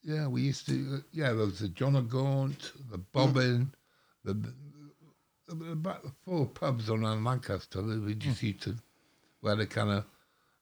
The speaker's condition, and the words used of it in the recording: Stroke. It's because I've had a stroke, not because I'm kind of slurring my words a lot.